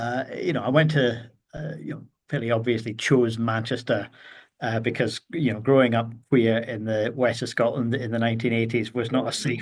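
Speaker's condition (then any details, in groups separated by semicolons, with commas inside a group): No condition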